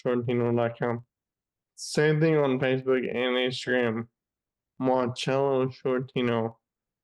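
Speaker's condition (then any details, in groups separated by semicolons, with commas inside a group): Friedreich's ataxia; earlier shortness of breath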